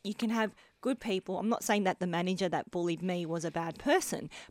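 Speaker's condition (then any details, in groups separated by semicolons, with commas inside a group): Bilateral cleft lip and palate; adult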